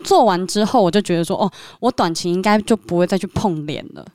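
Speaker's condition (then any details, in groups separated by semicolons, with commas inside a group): Submucous cleft palate; recent cough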